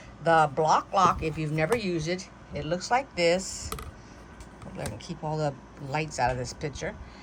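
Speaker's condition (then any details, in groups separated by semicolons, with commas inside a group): No condition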